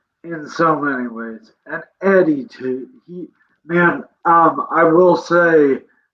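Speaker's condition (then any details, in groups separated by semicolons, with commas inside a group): Cerebral palsy; present from birth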